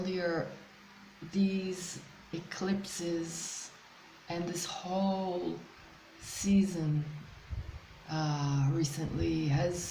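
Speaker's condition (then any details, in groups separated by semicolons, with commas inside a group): No condition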